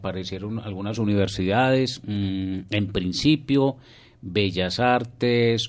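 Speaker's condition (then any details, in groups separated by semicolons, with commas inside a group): No condition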